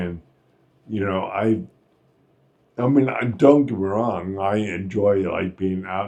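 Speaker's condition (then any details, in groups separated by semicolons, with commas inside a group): Friedreich's ataxia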